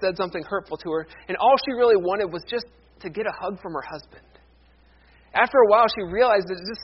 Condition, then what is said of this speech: No condition.